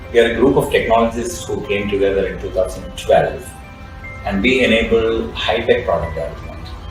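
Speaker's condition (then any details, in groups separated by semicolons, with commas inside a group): No condition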